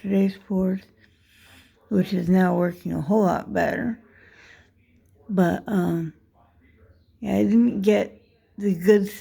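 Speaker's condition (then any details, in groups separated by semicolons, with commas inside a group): Dystonia; affects how speech sounds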